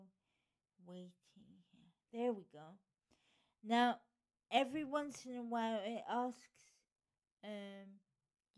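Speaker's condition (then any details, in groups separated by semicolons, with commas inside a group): Cerebral palsy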